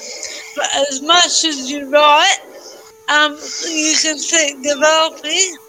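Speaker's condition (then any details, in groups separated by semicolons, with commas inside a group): Cerebral palsy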